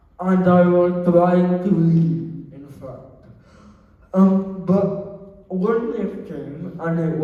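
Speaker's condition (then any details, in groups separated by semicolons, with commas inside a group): Cerebral palsy; wheelchair user; regular therapy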